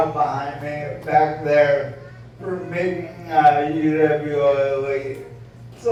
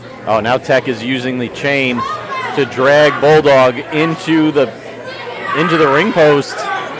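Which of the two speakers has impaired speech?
The first: ALS; voice sounds impaired.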